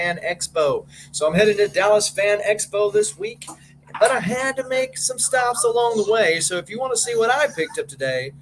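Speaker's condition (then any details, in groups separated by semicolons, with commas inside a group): No condition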